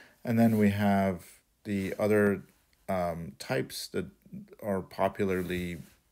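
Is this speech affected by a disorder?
No.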